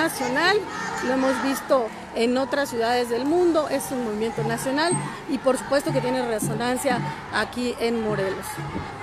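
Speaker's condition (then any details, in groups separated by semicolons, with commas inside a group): No condition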